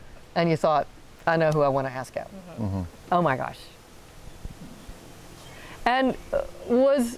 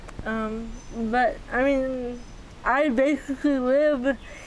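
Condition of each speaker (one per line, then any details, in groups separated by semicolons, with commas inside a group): No condition
Athetoid cerebral palsy; athetoid, quadriplegia, moderate to severe, GMFCS level 3/4; age 40, walker, power wheelchair daily; may be difficult to understand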